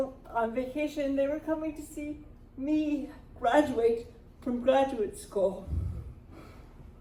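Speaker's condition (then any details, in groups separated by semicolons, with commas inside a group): Cerebral palsy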